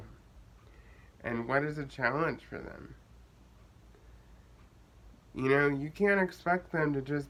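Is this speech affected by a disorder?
Yes: cerebral palsy.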